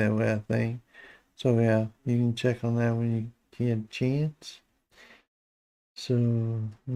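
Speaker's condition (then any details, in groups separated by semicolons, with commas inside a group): Parkinson's disease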